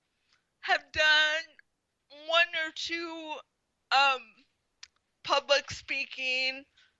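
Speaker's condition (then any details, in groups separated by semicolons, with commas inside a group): Spastic quadriplegic cerebral palsy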